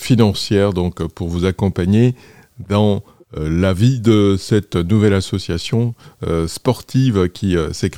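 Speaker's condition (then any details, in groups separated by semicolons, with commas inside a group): No condition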